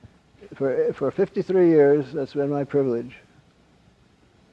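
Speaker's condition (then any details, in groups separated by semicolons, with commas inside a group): Parkinson's; wakes at night, gets up around 3 am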